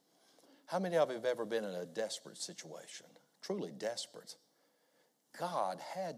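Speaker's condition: No condition

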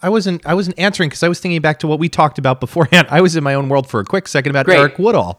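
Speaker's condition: No condition

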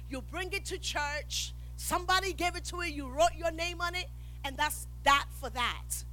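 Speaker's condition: No condition

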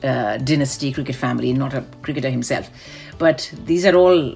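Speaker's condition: No condition

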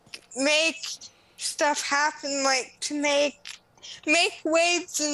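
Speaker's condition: Cerebral palsy; congenital spastic cerebral palsy

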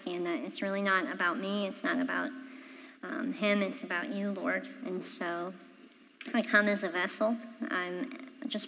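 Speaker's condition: Cleft palate; congenital

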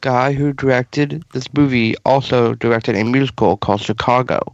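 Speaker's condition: Down syndrome

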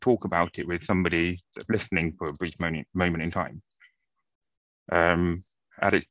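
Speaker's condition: Profound deafness, acquired from meningitis

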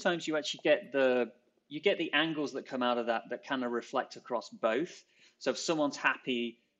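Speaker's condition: No condition

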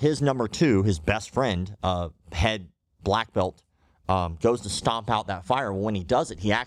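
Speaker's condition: Cleft lip and palate

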